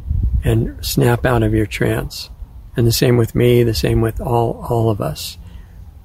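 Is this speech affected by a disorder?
No.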